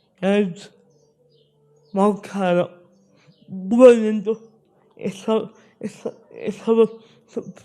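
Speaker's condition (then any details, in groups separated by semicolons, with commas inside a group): Spastic cerebral palsy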